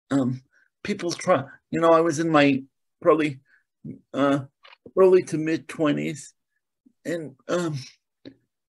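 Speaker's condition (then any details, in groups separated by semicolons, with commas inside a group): Cerebral palsy; mainly lower limbs affected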